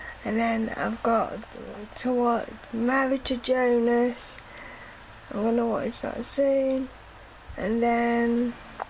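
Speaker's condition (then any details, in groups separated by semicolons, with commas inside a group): Cerebral palsy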